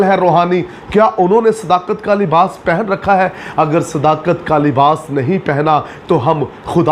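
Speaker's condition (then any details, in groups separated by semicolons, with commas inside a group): No condition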